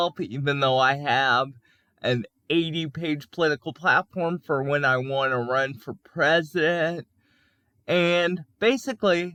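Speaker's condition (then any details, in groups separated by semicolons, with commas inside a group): Cerebral palsy; can speak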